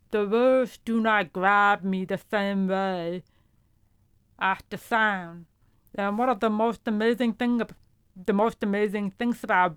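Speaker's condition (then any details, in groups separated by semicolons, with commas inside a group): Profound deafness; no vibration felt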